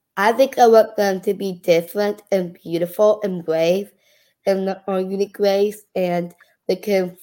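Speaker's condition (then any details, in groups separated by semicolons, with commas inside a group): Down syndrome; prenatal diagnosis at 20-week ultrasound, chromosomal disorder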